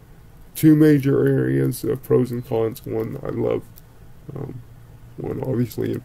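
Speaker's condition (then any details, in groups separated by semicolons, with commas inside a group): Cerebral palsy; wheelchair user, physical therapy since childhood; speaks relatively well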